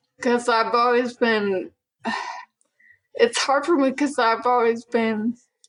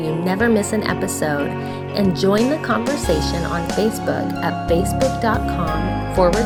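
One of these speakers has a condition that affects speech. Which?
The first: spinocerebellar ataxia 7, SCA7; affects balance and speech; diagnosed at age 13.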